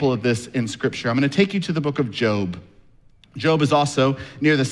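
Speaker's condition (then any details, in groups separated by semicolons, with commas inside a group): No condition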